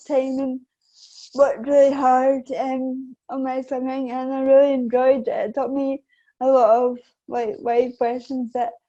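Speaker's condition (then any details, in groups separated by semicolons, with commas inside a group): Cerebral palsy; affects balance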